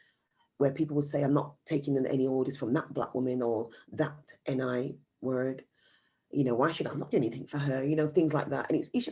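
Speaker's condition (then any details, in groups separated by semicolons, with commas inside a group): No condition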